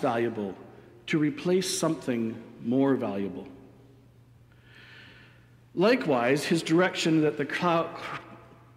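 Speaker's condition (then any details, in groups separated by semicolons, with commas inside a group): No condition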